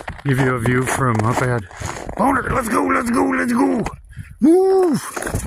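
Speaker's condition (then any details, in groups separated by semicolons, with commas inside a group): No condition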